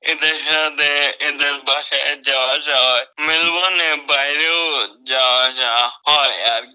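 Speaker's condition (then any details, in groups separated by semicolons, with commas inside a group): Motor neurone disease; progressive motor neuron degeneration, walking gradually lost, earlier walker and standard wheelchair, further free government equipment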